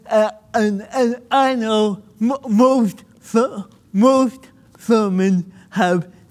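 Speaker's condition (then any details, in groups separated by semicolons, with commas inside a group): Cerebral palsy; birth oxygen loss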